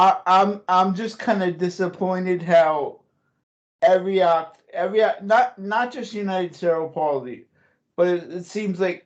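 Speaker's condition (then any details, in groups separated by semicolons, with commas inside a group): Cerebral palsy; voice goes up and down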